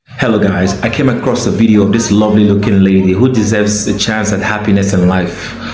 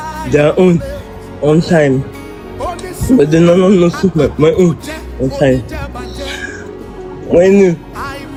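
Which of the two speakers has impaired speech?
The second: cerebral palsy; lifelong.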